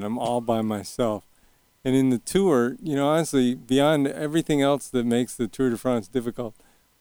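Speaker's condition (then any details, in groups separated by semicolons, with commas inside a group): Early onset Parkinson's, young onset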